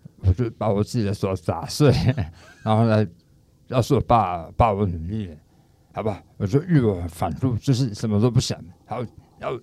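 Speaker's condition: Tongue cancer, stage 4 tongue cancer and parotid cancer; stage four tongue cancer

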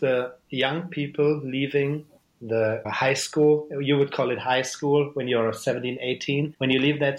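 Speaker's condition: No condition

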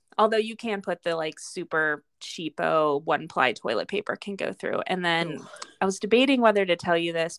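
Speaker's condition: No condition

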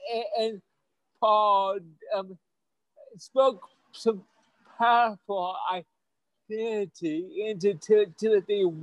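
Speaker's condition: Stuttering; stutter since at least college years, once severe, stuttered every word of first talk at OU campus ministry; stutters less than in earlier years; milder now, still stutters; blocks

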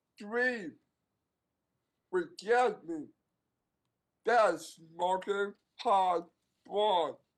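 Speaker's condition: Down syndrome; diagnosed before birth, lifelong

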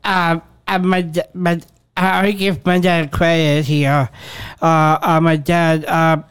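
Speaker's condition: Down syndrome; congenital heart condition AVSD

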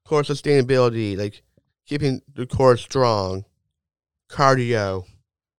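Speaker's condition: Down syndrome; public speaker

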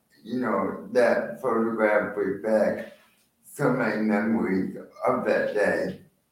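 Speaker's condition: Spastic quadriplegic cerebral palsy; born with spastic quadriplegic cerebral palsy, diagnosed young, uses wheelchair; had speech pathologist early on, first one mother of family friend Josh

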